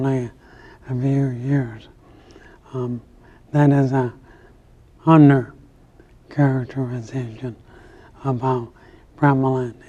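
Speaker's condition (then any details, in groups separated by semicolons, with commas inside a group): ALS; about 10 years after onset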